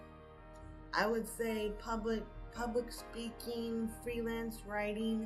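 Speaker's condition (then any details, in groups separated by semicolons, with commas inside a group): Cerebral palsy; from birth; diagnosed about age 5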